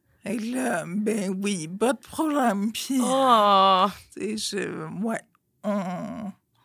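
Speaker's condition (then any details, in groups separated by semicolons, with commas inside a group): Friedreich's ataxia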